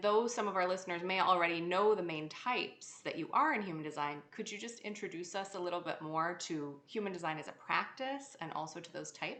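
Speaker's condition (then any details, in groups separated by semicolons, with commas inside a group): No condition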